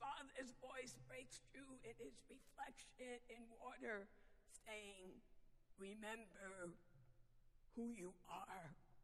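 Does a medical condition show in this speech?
Yes: vocal dysphonia; noticeably sultry voice, not painful.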